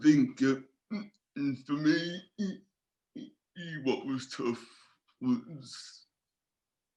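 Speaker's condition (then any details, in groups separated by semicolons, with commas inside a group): Cerebral palsy; from birth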